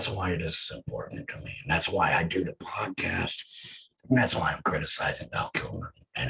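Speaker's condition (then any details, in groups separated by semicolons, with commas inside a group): Head and neck cancer; laryngectomy; voice lost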